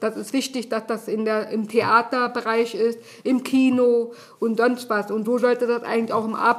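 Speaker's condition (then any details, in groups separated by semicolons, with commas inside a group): Deafness; can speak aloud, salesman doubted deafness because of speaking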